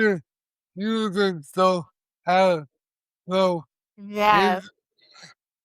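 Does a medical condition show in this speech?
Yes: cerebral palsy.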